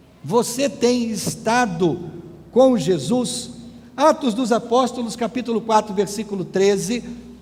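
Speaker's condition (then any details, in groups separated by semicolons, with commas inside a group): No condition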